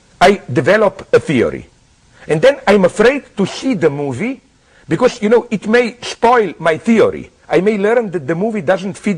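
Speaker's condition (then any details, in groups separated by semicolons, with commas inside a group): No condition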